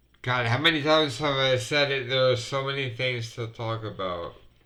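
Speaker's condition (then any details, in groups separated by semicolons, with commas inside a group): Multiple sclerosis; sometimes hard to breathe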